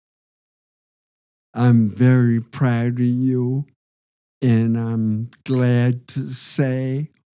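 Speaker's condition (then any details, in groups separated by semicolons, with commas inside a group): Parkinson's disease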